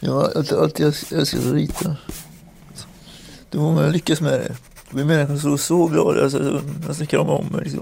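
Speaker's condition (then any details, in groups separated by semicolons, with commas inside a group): Atypical Parkinson's; very rare form, began with finger tremor, sudden freezing of hand movement, stiffness, sometimes cannot rise from bed; movements stiffen mid-interview, takes dopamine tablet, cycling and stretching exercises for stiffness, trained at Bombun; suddenly slurs mid-conversation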